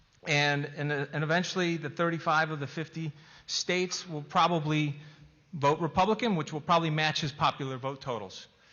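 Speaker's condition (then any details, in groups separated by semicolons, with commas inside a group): No condition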